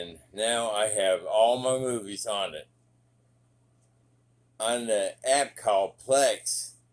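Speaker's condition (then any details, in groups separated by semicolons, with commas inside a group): Traumatic brain injury; sounds drunk when speaking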